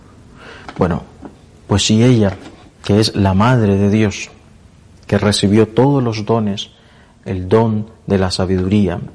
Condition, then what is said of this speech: No condition.